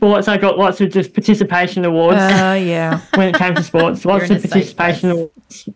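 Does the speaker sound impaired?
Yes: bilateral cleft lip and palate; congenital bilateral cleft lip and palate, many operations from 3 months, hip bone graft, throat operation; as child squeaky, very airy, nasal voice, speech therapy through life, much improved since.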